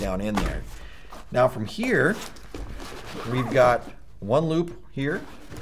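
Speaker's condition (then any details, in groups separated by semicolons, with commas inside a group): No condition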